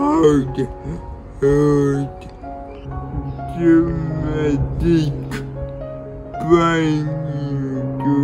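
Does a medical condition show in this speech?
Yes: cerebral palsy.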